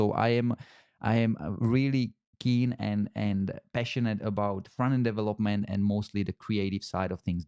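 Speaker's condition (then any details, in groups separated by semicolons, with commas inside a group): No condition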